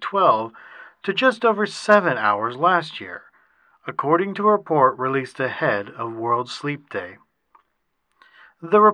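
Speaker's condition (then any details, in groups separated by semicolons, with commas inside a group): No condition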